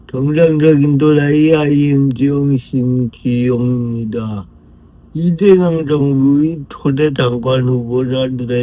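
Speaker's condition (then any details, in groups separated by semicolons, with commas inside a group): Brain lesion disability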